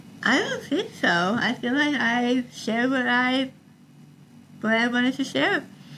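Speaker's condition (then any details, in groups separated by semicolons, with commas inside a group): Tongue cancer, partial glossectomy; partial glossectomy, over half tongue removed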